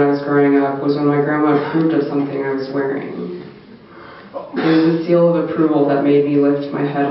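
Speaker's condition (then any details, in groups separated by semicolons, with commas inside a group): No condition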